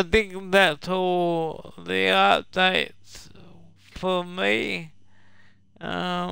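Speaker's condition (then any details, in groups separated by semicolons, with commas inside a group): Cerebral palsy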